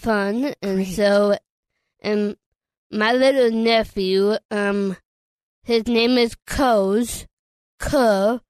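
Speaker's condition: Down syndrome; age 24

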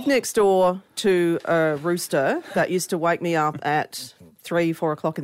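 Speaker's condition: No condition

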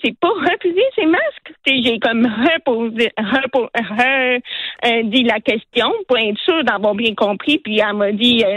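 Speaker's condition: Hearing loss; hard of hearing, relies on lip reading; uses cotton mask with soft transparent plexiglas window so lips can be seen

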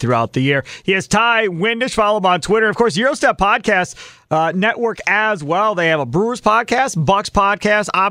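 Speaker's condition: No condition

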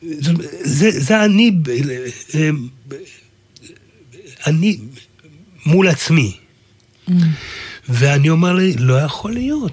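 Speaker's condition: Aphasia; writing and speaking both a struggle

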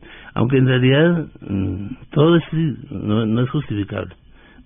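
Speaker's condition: Parkinson's disease; under neurologist care, seen last week

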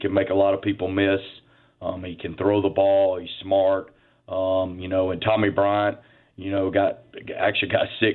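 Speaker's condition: No condition

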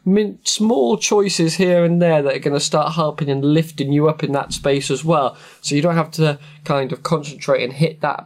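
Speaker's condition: No condition

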